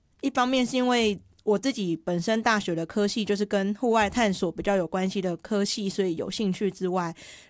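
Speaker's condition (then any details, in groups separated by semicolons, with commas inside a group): Hearing impairment; uses hearing aids, removed for water activities like river tracing, cannot hear without; clear articulation per host, self-reports sometimes slightly unclear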